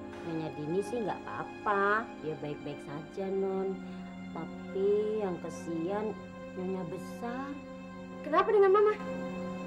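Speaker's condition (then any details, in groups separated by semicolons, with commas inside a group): No condition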